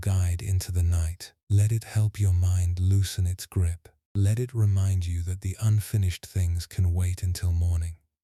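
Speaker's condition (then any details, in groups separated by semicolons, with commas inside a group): No condition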